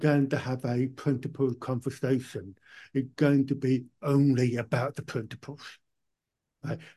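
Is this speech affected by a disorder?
Yes: profound deafness, born profoundly deaf, cochlear implant; hearing aids let own speech be heard, speech not too bad.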